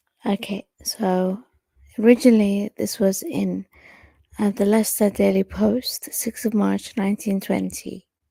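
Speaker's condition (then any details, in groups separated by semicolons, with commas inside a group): No condition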